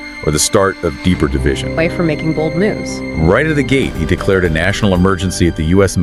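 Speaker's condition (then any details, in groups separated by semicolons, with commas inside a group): No condition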